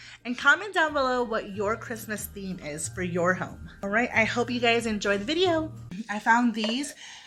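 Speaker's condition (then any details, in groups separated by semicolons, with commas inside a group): No condition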